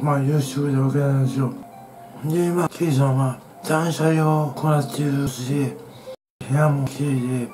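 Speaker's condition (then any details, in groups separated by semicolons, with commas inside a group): Tongue cancer, partial glossectomy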